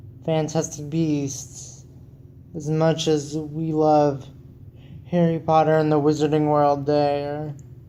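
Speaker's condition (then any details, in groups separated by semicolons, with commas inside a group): Cerebral palsy; wheelchair user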